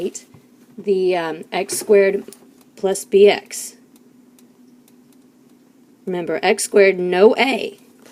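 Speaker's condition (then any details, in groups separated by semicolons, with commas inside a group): No condition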